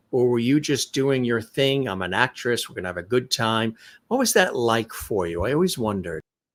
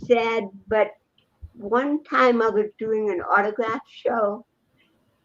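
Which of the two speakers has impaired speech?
The second: cerebral palsy; diagnosed as baby after slow development.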